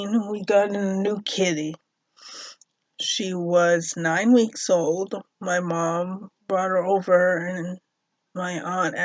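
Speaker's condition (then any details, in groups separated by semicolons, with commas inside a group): Cerebral palsy; uses a cane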